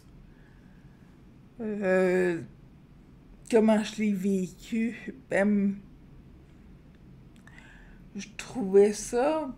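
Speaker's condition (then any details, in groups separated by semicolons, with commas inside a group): Friedreich's ataxia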